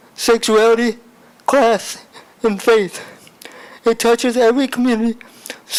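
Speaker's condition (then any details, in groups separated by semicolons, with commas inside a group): Spastic cerebral palsy; speech sounds a little different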